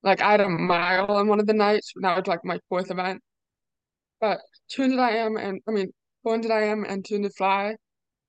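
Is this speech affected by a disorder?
Yes: deafness; deaf or hard of hearing.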